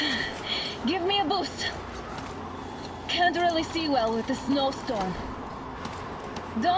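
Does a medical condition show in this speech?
No.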